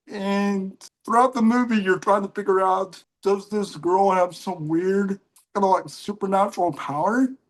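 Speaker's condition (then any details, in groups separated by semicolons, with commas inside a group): Cerebral palsy; mild case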